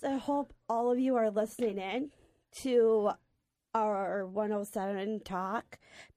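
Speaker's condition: Down syndrome

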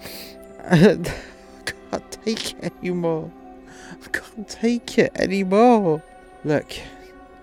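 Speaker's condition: No condition

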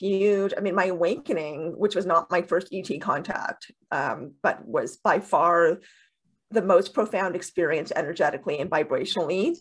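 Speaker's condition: Deafness with cochlear implants; second implant surgery later

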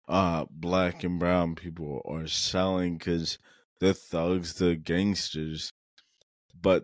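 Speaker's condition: Cerebral palsy; muscles needing relaxation

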